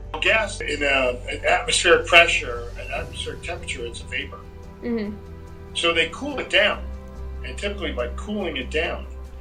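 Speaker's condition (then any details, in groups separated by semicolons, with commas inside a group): No condition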